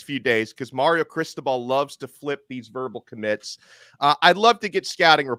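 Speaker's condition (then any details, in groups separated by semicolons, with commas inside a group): No condition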